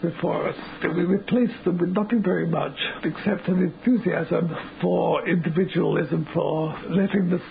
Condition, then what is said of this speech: ALS (motor neuron disease). But I'm also completely free to think and talk and imagine and argue unrestrained by the usual physical limitations.